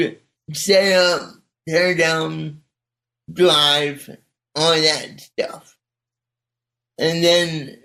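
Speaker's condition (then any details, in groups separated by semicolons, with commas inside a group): Cerebral palsy; spastic type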